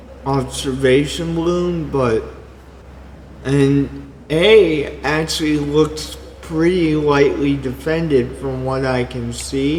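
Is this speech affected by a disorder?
Yes: cerebral palsy; only one hand usable.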